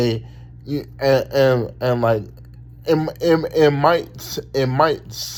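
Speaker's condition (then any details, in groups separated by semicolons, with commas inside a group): Cerebral palsy; talks very well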